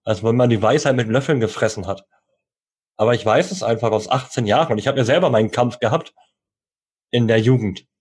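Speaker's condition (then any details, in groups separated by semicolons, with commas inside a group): Cleft lip and palate, cleft lip, jaw and palate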